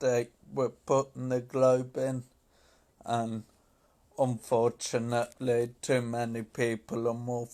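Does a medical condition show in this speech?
Yes: multiple sclerosis.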